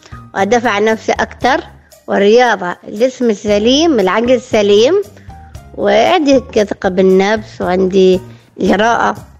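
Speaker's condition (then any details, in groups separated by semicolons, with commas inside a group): Down syndrome; present from birth, born premature, heart stopped at birth, on devices and breathing machine as newborn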